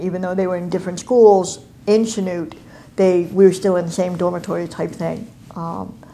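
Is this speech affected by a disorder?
Yes: cleft palate and cleft lip; congenital.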